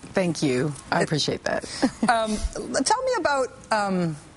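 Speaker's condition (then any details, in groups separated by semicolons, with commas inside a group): No condition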